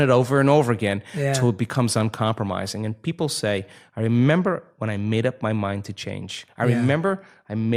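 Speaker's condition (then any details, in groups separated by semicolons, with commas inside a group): No condition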